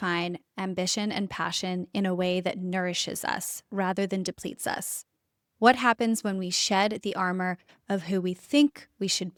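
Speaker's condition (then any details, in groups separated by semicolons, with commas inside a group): No condition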